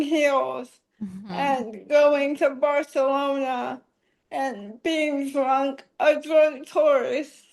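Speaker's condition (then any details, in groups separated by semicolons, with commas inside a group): ALS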